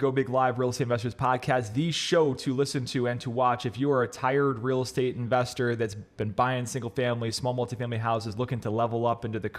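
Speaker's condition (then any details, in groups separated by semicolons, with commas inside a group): No condition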